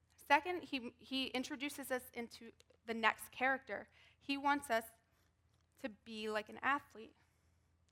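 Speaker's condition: No condition

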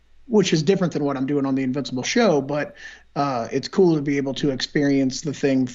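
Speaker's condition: No condition

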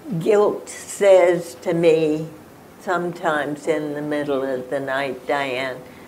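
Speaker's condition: Spasmodic dysphonia; throat cancer suspected

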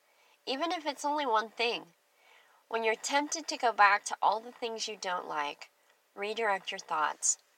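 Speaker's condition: Cleft lip and palate; clear speech

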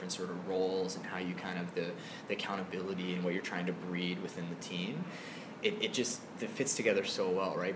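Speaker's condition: No condition

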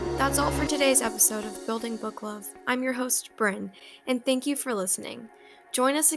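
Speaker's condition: No condition

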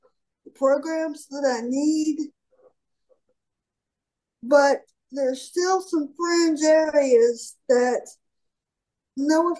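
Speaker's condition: Cerebral palsy; declined physical therapy

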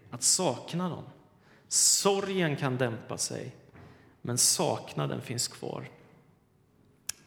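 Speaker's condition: No condition

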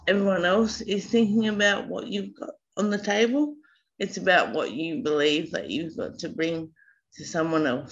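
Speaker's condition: Slurred speech after brainstem stroke; brainstem stroke at 26, initially unable to move below eyes, 7.5 months rehab, 3 hospitals; mild slurred speech, right elbow cannot straighten properly, left-side coordination issues; initially unable to talk, relearned speech, now mild slurring, not very obvious

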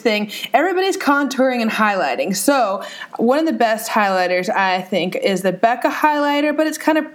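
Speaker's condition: No condition

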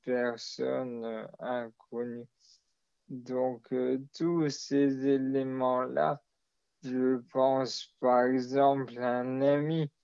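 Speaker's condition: Maladie de Charcot (ALS); amyotrophic lateral sclerosis, degenerative disease, diagnosed in adulthood

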